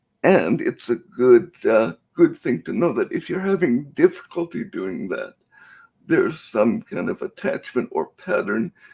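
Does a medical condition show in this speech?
Yes: cerebral palsy.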